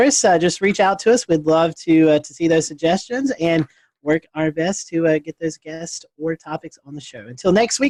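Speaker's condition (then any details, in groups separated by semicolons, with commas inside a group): No condition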